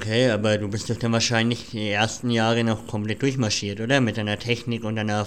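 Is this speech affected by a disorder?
Yes: cleft palate; cleft palate present since childhood, speech impediment; voice may audibly show the cleft, says by the norm listeners would find podcasting unlistenable.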